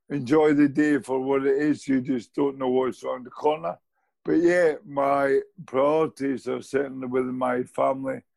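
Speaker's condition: Motor neurone disease; diagnosed at 46 after about 6 months, began with twitches and muscle wasting, no pain, no effective drug; still speaks, host calls speech eloquent

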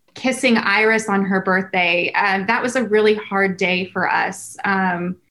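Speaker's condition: No condition

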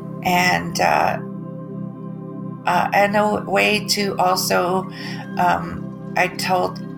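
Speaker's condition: Aphasia and apraxia; sudden loss of speech one evening

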